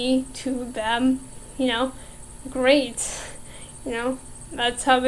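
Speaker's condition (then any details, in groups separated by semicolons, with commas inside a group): Cerebral palsy; oxygen lack at birth, possibly affects cognition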